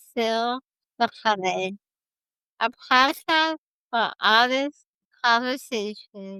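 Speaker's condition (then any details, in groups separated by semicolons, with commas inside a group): Spinal muscular atrophy type 1; most severe form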